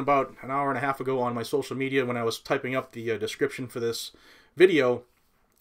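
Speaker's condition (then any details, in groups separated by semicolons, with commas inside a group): No condition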